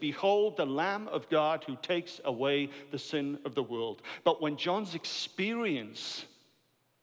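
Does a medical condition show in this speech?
No.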